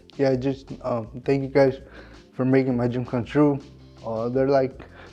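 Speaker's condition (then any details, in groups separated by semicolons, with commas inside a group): Cerebral palsy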